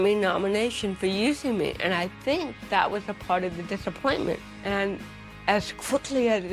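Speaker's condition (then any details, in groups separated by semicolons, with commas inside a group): Cerebral palsy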